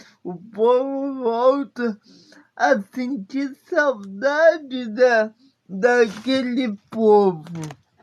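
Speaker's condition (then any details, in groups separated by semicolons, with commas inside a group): Paralysis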